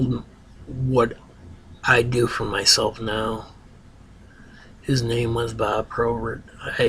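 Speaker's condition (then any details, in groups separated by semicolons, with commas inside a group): Ataxia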